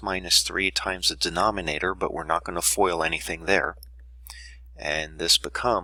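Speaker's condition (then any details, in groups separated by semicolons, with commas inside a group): No condition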